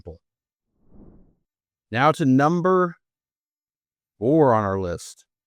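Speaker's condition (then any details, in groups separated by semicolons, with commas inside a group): No condition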